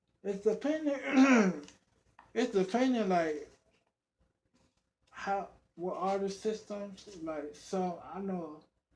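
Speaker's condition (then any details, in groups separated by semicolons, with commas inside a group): Cerebral palsy; present from birth, affects walking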